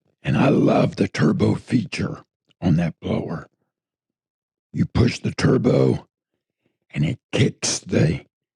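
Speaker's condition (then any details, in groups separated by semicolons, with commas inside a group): Throat cancer; tracheostomy tube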